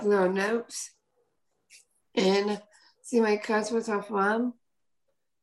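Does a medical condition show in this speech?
Yes: Down syndrome.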